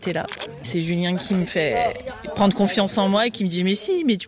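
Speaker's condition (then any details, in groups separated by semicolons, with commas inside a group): No condition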